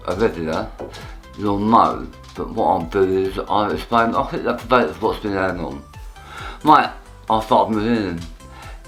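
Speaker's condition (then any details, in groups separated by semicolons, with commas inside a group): Tongue cancer; half tongue removed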